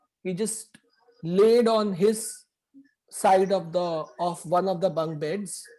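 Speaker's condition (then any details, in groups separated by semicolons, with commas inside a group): No condition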